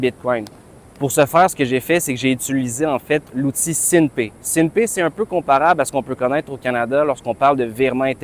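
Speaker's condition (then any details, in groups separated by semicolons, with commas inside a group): No condition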